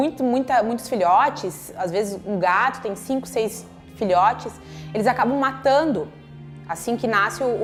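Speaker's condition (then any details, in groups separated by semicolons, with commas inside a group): No condition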